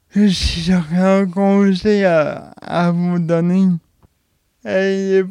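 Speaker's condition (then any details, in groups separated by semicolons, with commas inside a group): Cerebral palsy; since birth, respite house since age 8 or 9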